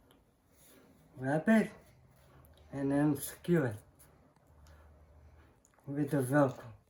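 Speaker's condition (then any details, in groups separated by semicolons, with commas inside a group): Cerebral palsy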